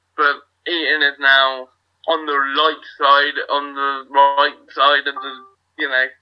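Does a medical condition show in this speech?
Yes: cerebral palsy; wheelchair user, unable to wrestle actively.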